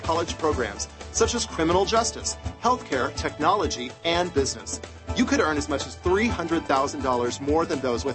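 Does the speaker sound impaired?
No.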